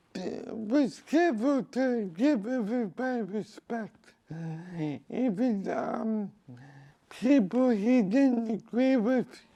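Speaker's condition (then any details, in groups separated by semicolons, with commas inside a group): Cerebral palsy; from birth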